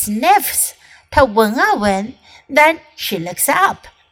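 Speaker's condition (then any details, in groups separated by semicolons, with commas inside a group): No condition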